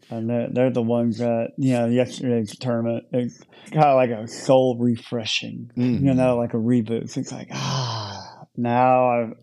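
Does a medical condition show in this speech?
Yes: cleft lip and palate; congenital cleft lip and palate, large hole in mouth at birth, born in Ukraine, attributed to birthplace location.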